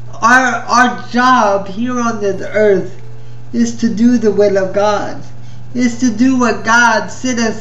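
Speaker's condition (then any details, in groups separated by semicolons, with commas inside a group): Spastic cerebral palsy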